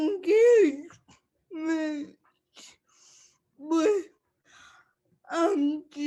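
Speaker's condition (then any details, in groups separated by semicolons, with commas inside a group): Cerebral palsy; speech affected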